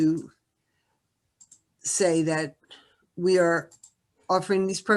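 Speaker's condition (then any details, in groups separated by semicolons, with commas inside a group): No condition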